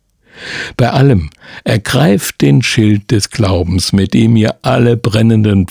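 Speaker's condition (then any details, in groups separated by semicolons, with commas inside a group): No condition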